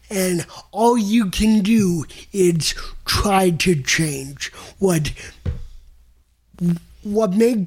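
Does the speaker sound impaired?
Yes: cerebral palsy; developmental, onset before three, non-progressive, motor impairment, speech impediment only visible sign, extensive speech therapy; impediment called an accent, mistaken for drunk, listeners adjust over time, untraditional tenor singing voice.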